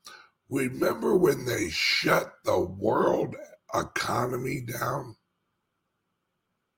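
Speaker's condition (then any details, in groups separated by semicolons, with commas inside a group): Speech impediment; slight speech impediment; says barely able to talk, raspy voice, calls self horrible singer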